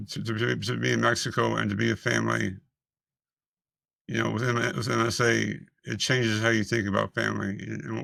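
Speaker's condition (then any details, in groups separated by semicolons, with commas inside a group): Multiple system atrophy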